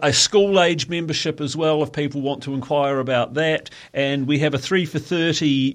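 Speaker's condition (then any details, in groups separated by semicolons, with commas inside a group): No condition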